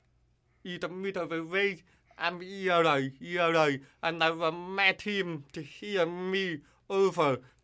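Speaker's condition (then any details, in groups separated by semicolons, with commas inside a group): Hearing loss with cochlear implant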